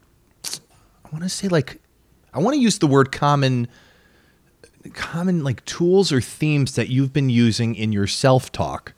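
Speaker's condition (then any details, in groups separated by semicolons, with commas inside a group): No condition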